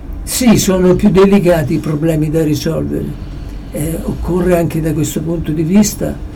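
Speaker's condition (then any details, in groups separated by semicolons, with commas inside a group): Parkinson's disease; approaching final stage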